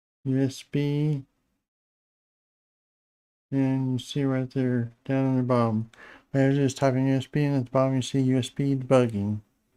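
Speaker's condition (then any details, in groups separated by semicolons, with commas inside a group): Parkinson's disease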